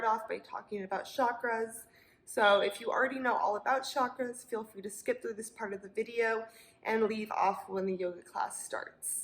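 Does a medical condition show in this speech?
No.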